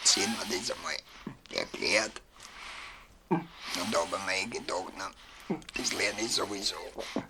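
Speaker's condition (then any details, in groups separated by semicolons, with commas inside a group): Laryngectomy; larynx removed by operation, learned to speak with a Logopädin from about 4 weeks after; speaks with air brought back up, counts aloud, has spoken with a microphone in the Rathaus; original laryngeal voice lost, oesophageal voice by bringing air back up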